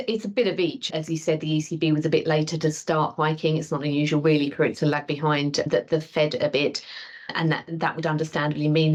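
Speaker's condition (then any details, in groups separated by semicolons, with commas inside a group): No condition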